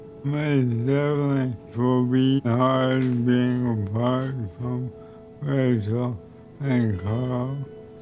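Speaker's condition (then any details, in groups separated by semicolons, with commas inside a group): ALS; voice fading, less melodious, needs rest, later synthetic voice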